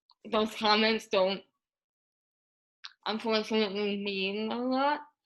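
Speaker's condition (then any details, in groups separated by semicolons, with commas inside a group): Moebius syndrome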